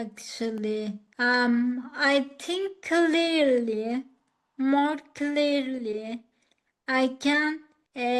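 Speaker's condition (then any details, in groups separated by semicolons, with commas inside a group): Acquired ataxia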